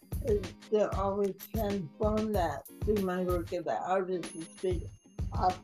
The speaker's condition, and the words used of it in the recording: Cerebral palsy. I think, again, I have a speech impediment, so sometimes it's been challenging to understand me.